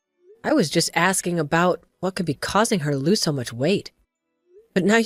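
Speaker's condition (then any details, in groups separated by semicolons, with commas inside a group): No condition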